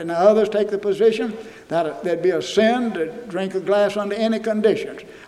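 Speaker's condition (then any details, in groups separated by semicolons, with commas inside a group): No condition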